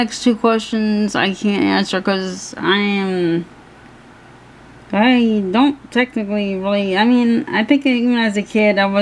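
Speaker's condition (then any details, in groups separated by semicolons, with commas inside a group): Cerebral palsy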